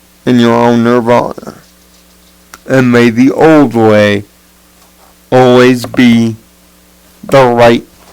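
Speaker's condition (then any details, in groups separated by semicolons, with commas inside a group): Cerebral palsy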